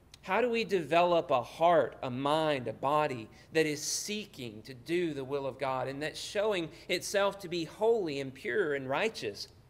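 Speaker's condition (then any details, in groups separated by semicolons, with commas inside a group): No condition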